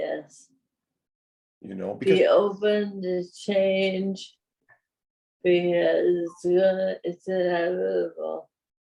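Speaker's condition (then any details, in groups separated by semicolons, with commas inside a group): Parkinson's; voice weaker than before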